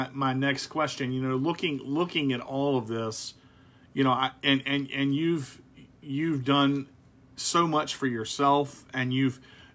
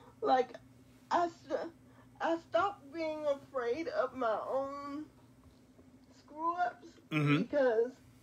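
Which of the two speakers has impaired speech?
The second: quadriplegic cerebral palsy; quadriplegic, from birth.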